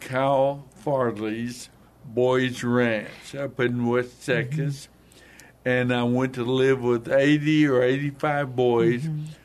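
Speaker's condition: Hemorrhagic stroke, hemorrhagic, basal ganglia

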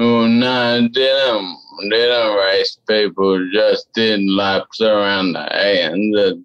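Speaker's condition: Cerebellar ataxia; wheelchair user since

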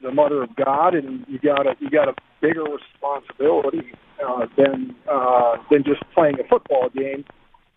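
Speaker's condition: No condition

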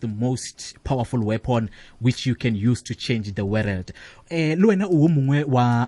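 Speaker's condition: No condition

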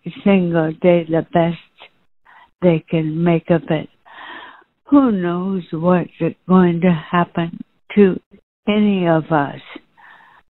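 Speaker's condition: ALS; genetic, initially thought sporadic, first signs voice and breathing while singing, ENT scope and brain, throat MRI clean; about 3 years since diagnosis, still dancing in advanced classes, getting harder; breathing changed while singing, could not sing, lost voice for teaching

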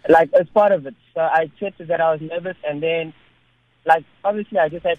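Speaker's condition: No condition

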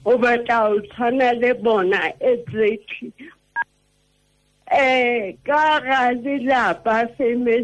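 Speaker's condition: Cerebral palsy; present from birth, affects walking and hand use, uses hands in a different way, takes her time; affects speech

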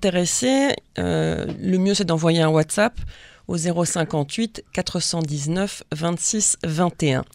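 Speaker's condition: No condition

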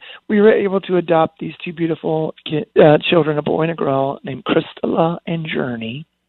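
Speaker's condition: Spasmodic dysphonia; muscle spasms break voice apart when speaking loudly or projecting

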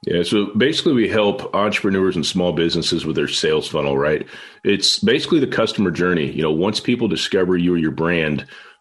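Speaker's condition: No condition

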